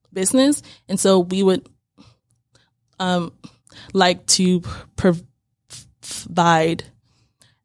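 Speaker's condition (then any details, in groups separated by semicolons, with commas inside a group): Stuttering; blocks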